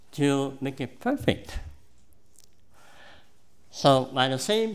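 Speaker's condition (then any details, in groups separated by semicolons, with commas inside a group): Cleft palate; present from birth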